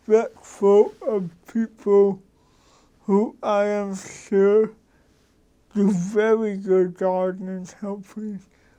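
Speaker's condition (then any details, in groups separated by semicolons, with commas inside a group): Cerebral palsy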